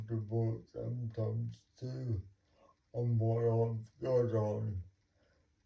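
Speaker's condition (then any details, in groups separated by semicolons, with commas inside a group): Cerebral palsy; talks slowly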